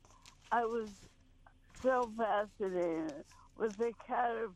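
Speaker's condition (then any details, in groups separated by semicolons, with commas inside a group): ALS; vibrating neurons in head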